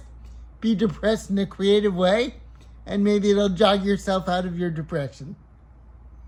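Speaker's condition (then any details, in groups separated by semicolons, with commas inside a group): Cerebral palsy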